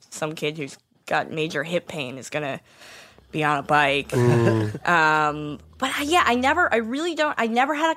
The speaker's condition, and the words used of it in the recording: Cleft palate. Like, they think I talk nasal because of my surgery.